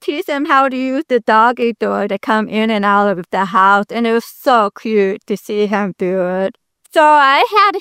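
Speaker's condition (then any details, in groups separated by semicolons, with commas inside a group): Deafness, congenital; speaks very well per host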